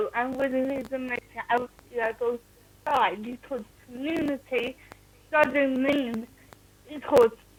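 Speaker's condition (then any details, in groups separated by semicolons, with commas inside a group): Cerebral palsy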